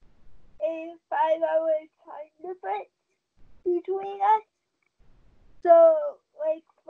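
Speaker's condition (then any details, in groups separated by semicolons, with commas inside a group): Cerebral palsy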